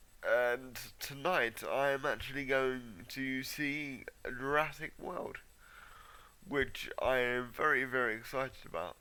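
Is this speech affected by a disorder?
Yes: cerebral palsy.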